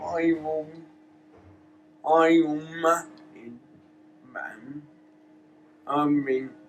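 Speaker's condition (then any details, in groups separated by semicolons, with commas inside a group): Cerebral palsy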